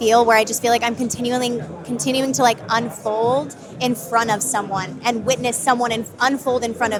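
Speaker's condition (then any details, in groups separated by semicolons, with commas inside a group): No condition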